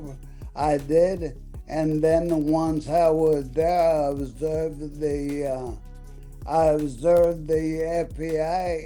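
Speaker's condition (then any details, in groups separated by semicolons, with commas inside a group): ALS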